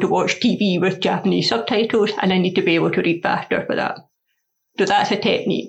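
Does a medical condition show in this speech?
Yes: deafness; learned to speak through speech therapy, progressive eyesight loss.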